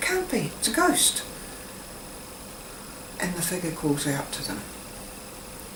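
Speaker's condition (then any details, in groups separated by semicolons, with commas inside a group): No condition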